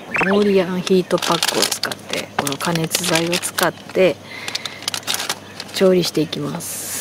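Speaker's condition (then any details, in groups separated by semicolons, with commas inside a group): No condition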